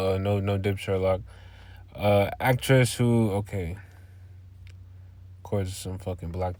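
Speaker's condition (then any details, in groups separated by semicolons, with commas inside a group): No condition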